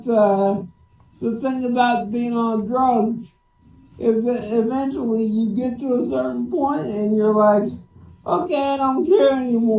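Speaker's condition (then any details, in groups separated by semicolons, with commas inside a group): Cerebral palsy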